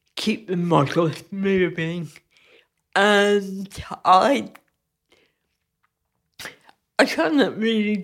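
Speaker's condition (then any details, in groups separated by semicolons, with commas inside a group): Cerebral palsy; physically affects creating art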